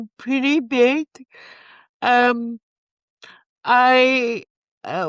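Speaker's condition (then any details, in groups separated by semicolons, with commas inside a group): Cerebral palsy; from birth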